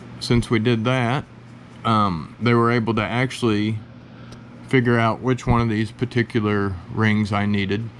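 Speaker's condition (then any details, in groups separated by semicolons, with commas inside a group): No condition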